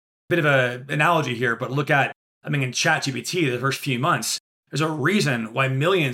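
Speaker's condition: No condition

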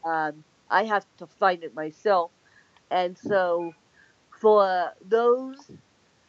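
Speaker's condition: Hemiplegic cerebral palsy; cerebral palsy gait

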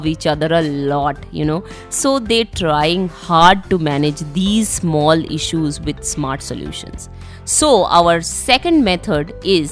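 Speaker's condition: No condition

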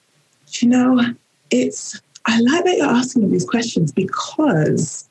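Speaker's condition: No condition

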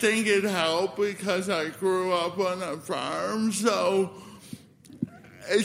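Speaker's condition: Spastic cerebral palsy; cord around neck cut oxygen at birth, Bridgewater, diagnosed 18 months, foot surgery, 93 physio sessions; obviously affected since childhood, much speech therapy, sounded asleep on phone, may be taken as drunk

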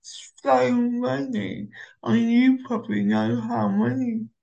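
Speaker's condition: Cerebral palsy; uses Omeo wheelchair

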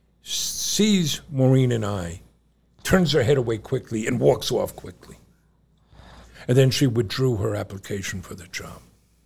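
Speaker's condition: No condition

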